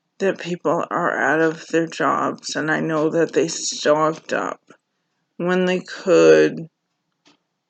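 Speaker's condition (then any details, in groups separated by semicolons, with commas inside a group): Cerebral palsy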